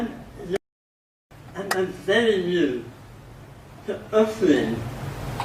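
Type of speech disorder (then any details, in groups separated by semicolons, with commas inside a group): Dysarthria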